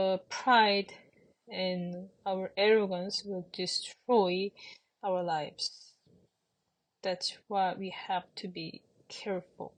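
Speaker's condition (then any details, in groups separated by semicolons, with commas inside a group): No condition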